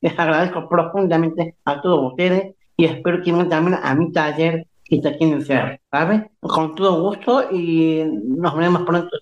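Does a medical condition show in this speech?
Yes: Down syndrome; age 64.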